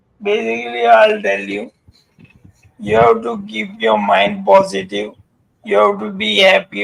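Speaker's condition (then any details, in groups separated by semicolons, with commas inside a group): Amyotrophic lateral sclerosis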